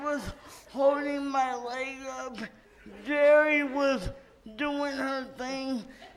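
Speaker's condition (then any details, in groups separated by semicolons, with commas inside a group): Cerebral palsy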